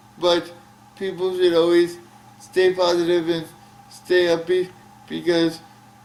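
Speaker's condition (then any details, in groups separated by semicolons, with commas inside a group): Cerebral palsy; from birth, uses wheelchair, tight hands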